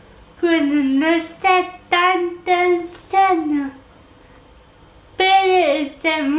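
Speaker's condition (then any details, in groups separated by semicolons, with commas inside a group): Cerebral palsy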